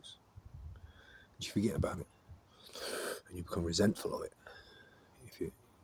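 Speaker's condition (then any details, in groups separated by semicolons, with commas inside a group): No condition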